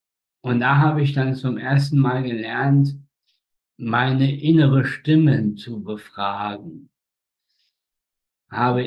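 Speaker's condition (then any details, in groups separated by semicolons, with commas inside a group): Spastic tetraparesis; birth injury, cord around neck, oxygen loss up to 15 minutes, all four limbs, facial paralysis; difficulties controlling speech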